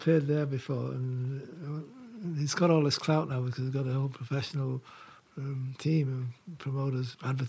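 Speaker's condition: Parkinson's; diagnosed about 4 years ago

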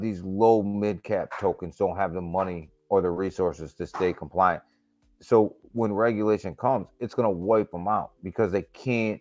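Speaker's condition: No condition

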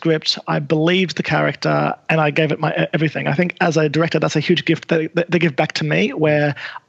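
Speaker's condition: Stutter; present by age 20 at film school, sign language used to assist stutter; repeated sounds, repeated words

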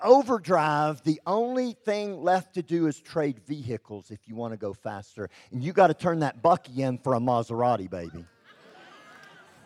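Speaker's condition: Cleft lip and palate; congenital

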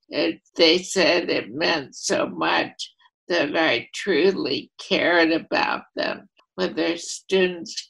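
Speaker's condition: ALS, primary lateral sclerosis; voice affected

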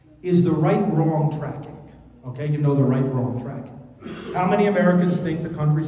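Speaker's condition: No condition

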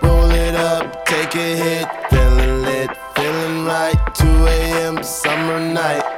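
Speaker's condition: No condition

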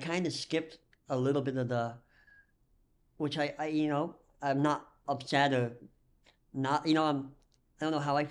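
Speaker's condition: Cleft lip and palate; 40+ surgeries incl. multiple jaw

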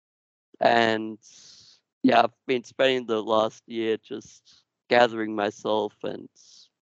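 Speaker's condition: Duchenne muscular dystrophy; genetic, progressive

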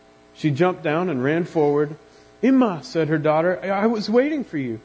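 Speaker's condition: No condition

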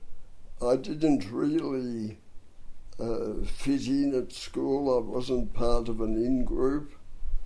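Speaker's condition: Dystonia and cerebral palsy; bronchial asthma

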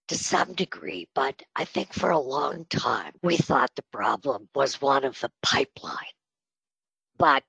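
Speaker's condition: Spasmodic dysphonia; sounds like Marilyn Monroe

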